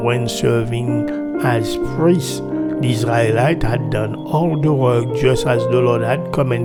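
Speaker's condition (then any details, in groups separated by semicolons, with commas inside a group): No condition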